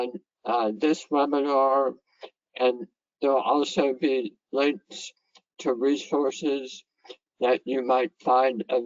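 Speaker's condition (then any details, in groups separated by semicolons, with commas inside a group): Head and neck cancer; survivor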